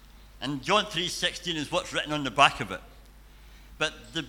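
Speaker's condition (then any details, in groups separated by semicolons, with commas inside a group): Cleft palate and cleft lip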